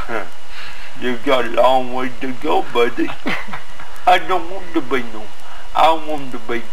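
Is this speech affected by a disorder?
Yes: cerebral palsy.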